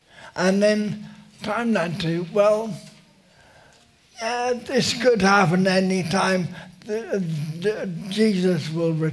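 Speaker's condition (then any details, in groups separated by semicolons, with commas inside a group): Motor neurone disease; uses wheelchair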